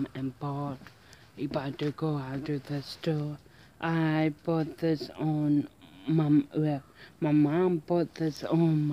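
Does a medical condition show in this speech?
Yes: mild cerebral palsy.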